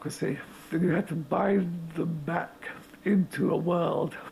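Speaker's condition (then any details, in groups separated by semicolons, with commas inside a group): Motor neurone disease; speaking through air contraption enabling breathing, still able to talk, interviewed down the line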